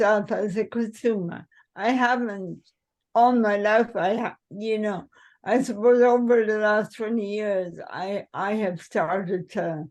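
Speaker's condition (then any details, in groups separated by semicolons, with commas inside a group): Cerebral palsy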